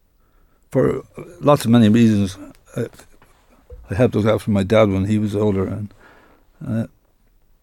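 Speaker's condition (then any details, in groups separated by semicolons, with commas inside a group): Parkinson's disease; progressive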